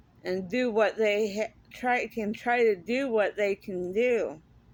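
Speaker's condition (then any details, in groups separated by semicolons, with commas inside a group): Cerebral palsy; speaks differently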